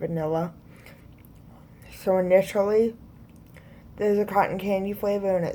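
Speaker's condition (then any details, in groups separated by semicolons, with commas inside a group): Cerebral palsy; both hands affected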